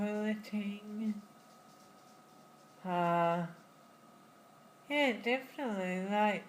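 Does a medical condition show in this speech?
Yes: Friedreich's ataxia; diagnosed in childhood.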